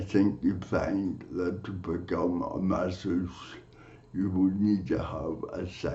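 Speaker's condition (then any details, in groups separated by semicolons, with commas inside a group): Cerebral palsy; from birth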